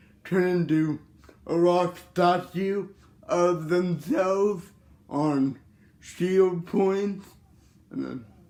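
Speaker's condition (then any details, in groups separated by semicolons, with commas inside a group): Cerebral palsy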